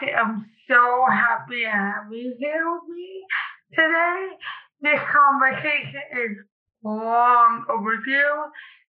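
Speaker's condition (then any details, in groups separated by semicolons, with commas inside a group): Cerebral palsy; speech noticeably affected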